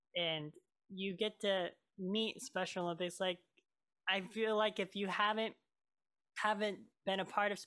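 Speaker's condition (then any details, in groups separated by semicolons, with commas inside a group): Cleft lip and palate; congenital cleft lip and palate, many childhood surgeries, major closure surgery, lip scar, scar removal declined; cleft made eating, talking and singing hard while growing up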